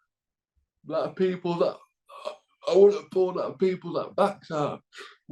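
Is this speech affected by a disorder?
Yes: cerebral palsy.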